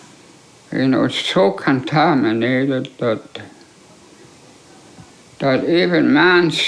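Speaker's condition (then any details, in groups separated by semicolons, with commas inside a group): ALS; attributed to mercury poisoning; progressive, cannot cut things; affects swallowing and speech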